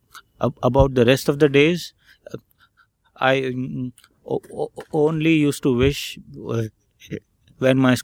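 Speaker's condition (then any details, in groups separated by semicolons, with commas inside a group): Stuttering; stuttering since birth, cause unknown, fluency shaping and reading practice in first two therapy sessions; Mumbai self-help group member, more comfortable speaking, says has found voice; stutters when speaking; prolonged sounds, blocks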